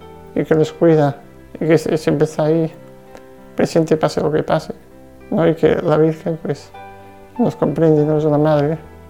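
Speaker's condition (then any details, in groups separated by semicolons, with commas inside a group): Duchenne muscular dystrophy; progressive loss of strength over time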